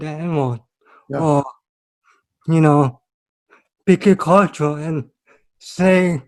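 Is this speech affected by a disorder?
Yes: cerebral palsy.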